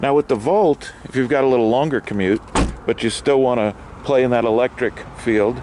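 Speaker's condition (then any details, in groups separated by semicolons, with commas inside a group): No condition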